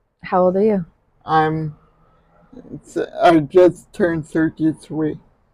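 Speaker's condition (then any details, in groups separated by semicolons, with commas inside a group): Cerebral palsy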